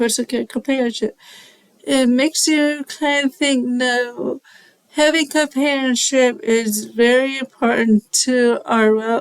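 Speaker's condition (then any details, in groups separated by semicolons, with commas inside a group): Cerebral palsy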